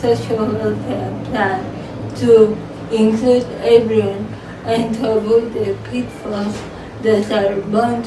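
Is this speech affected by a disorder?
Yes: cerebral palsy; from birth.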